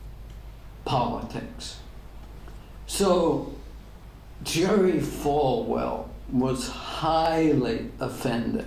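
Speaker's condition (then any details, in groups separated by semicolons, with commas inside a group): ALS; degenerative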